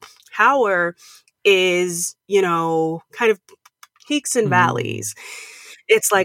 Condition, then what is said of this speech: Stuttering. I mean, every time like I have to hop on like a conference call, you know, I'm, you know, of course concerned about stuttering